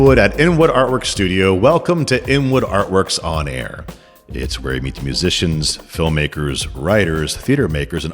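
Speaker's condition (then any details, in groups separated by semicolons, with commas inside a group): No condition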